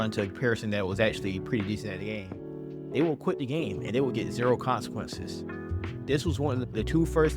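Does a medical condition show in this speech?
No.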